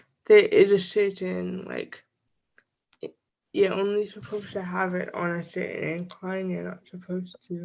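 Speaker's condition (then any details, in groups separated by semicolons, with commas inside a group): Cerebral palsy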